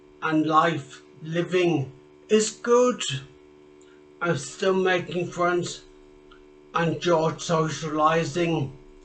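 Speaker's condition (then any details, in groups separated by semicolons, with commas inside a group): Traumatic brain injury; speech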